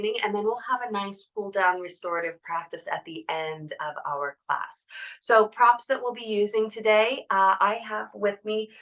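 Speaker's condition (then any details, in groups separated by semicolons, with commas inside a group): No condition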